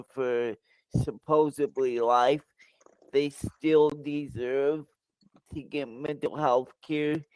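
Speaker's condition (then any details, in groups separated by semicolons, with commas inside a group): Cerebral palsy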